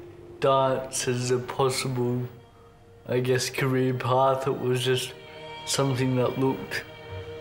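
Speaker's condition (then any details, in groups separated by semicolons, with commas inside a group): Ataxic cerebral palsy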